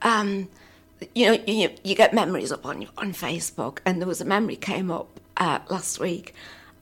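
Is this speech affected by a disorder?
Yes: dysphonia; muscle tension dysphonia with some tremor, progressive, thyroid partly removed 1992, suspected but unconfirmed cause; still worsening, specialist speech therapists at Withenshaw Hospital, botox injections worked only for a limited time; voice unreliable, gives out mid-conversation, pauses for breath, pushes on throat, slight tremor, hard to follow by phone.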